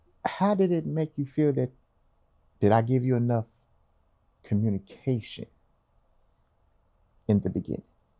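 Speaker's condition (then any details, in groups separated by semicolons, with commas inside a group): No condition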